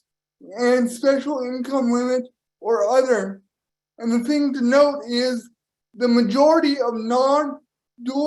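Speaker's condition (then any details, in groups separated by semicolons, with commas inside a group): Cerebral palsy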